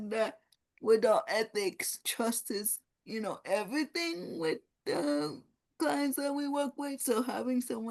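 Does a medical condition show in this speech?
Yes: cerebral palsy.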